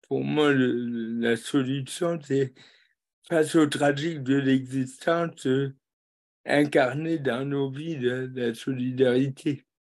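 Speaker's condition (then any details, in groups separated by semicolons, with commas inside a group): Cerebral palsy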